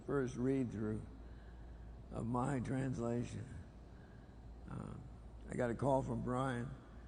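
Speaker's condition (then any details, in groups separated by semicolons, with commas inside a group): Parkinson's disease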